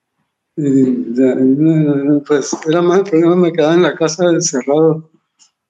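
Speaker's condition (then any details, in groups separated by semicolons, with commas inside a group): Parkinson's disease; 23 years since onset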